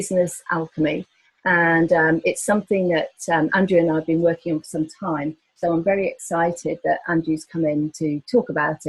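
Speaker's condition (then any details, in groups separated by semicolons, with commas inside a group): No condition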